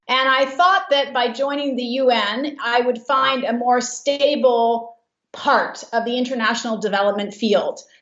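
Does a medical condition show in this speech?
No.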